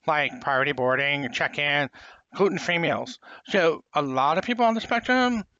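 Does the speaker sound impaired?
Yes: profound hearing loss; congenital profound hearing loss.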